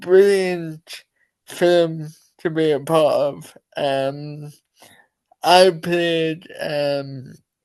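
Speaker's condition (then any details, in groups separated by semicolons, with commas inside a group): Cerebral palsy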